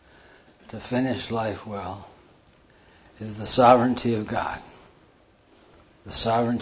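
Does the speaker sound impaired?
Yes: Parkinson's; hand tremor during talk.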